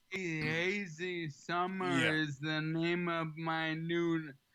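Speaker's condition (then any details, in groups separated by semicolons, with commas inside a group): ALS; slightly slurred, has to slow down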